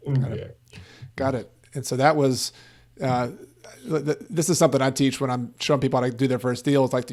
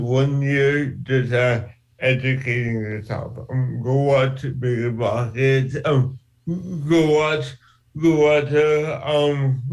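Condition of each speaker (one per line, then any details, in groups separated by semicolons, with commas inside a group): No condition
Cerebral palsy; from birth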